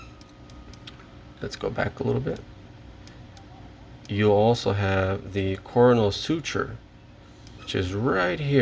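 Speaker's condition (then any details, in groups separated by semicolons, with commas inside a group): No condition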